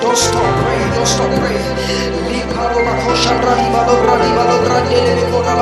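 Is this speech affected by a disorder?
No.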